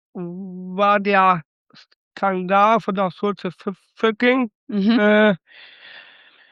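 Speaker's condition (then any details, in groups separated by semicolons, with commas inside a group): Down syndrome; trisomy 21, congenital, suspected on ultrasound two days before birth, born by caesarean at St. Vinzenz Krankenhaus Datteln; age 26, some limitations, lives well with it, attended early intervention (Frühförderstelle)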